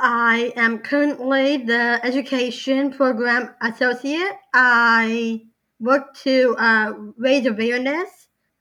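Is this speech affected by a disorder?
Yes: Down syndrome; congenital, since birth.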